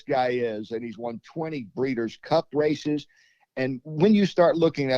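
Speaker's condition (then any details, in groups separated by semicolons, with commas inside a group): No condition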